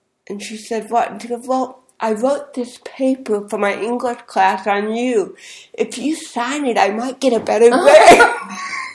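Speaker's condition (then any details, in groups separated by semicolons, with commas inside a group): Cerebral palsy; speech therapy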